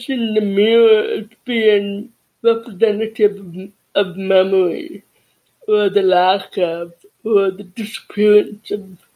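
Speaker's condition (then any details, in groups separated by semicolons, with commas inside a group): Deafness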